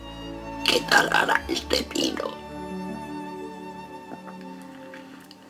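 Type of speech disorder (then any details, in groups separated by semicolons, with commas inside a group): Oesophageal speech; laryngectomy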